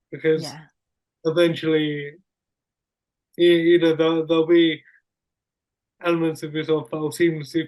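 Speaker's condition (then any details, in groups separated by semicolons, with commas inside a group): Cerebral palsy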